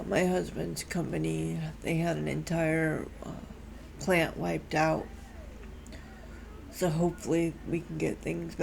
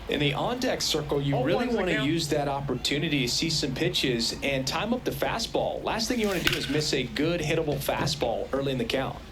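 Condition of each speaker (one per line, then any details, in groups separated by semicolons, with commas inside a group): Cerebral palsy
No condition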